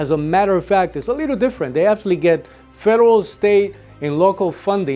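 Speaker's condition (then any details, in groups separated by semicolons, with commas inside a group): No condition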